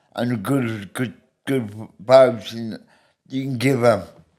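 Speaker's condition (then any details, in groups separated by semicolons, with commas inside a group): Medication-induced speech impediment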